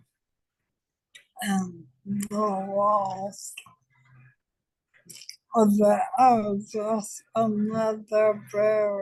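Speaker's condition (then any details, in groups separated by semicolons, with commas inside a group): ALS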